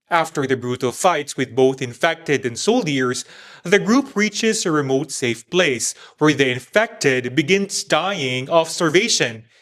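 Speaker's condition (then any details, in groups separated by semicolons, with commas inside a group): No condition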